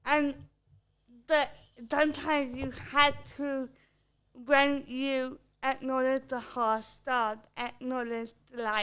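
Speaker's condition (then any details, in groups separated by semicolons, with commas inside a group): Cerebral palsy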